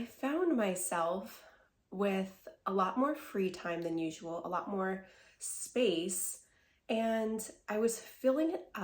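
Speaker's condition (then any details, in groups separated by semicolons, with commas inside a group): No condition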